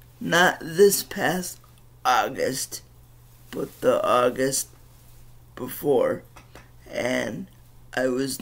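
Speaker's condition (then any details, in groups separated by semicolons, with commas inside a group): Cerebral palsy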